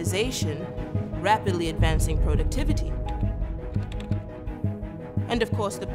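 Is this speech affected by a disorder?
No.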